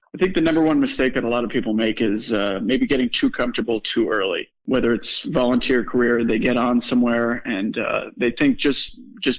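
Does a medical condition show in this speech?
No.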